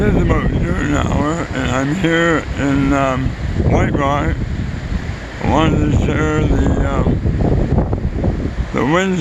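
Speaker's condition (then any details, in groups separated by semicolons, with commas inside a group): Oral cancer; base of tongue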